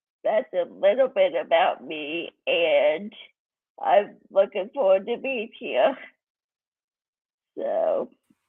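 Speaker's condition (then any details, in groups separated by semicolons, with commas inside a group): Cerebral palsy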